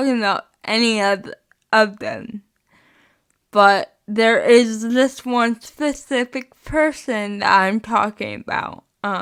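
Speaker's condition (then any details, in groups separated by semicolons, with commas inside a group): Spastic cerebral palsy, mixed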